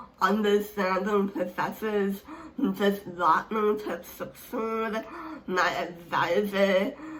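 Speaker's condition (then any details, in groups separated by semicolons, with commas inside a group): Speech impairment; hard to understand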